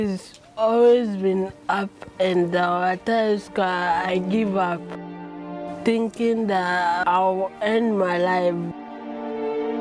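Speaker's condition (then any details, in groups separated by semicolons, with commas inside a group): Cerebral palsy; from birth; 24 years since onset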